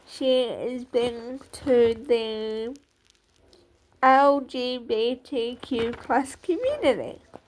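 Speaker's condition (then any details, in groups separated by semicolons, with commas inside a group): Cerebral palsy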